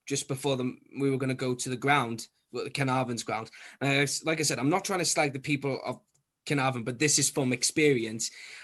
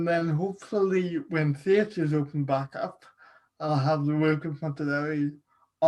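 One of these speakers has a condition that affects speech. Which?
The second: cerebral palsy; predicted would not talk, childhood speech disordered, deemed unable to speak.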